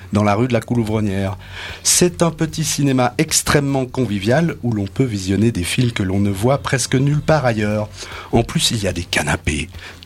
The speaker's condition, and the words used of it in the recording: None; typical speech.